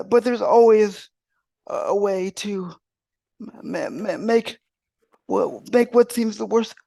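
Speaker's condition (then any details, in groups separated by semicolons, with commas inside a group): Cerebral palsy; wheelchair user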